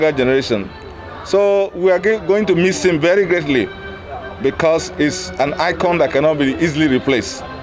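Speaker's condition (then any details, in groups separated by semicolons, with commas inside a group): No condition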